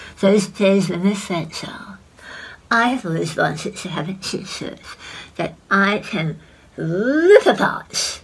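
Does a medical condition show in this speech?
Yes: head and neck cancer.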